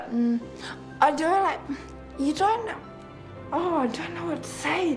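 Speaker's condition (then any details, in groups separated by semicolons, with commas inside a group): Brain tumour with facial palsy; tumour 80% removed, regrew, tracheotomy, facial palsy, left vocal cord paralysed; nearly 3 years on, facial muscle transplant, ongoing rehab; lost speech and swallowing, one in seven words understood, relearned both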